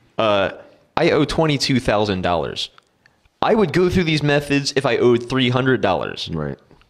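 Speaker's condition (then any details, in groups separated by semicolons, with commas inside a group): No condition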